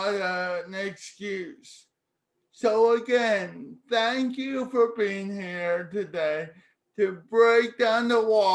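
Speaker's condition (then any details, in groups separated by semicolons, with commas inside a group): Cerebral palsy; speech therapy in childhood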